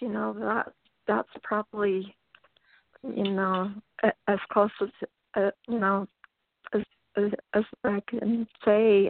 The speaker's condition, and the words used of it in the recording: Stuttering. Oh, no, you did great. I didn't think you really stuttered at all.